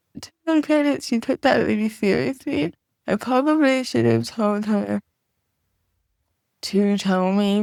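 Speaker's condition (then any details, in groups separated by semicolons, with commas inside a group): Cerebral palsy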